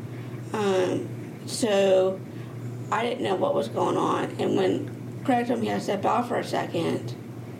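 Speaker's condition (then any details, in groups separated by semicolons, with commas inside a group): Down syndrome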